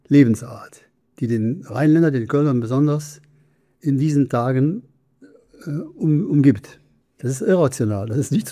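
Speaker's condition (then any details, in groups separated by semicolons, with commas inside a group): Parkinson's disease; glasses slipped from hand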